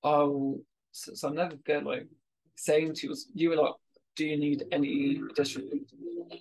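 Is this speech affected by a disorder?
Yes: stammer; mild; voice itself unaffected, swaps words for stammer friendly words; here repeated sounds, blocks.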